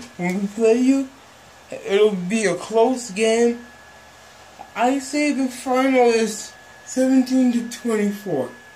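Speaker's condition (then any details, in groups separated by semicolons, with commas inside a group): Cerebral palsy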